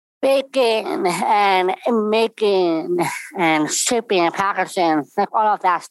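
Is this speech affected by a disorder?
Yes: Down syndrome; congenital.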